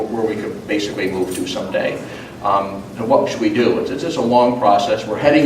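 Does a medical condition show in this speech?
No.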